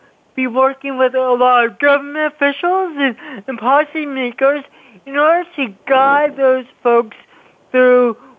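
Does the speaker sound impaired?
Yes: cerebral palsy; congenital, impacts movement and speech, part c speech therapy.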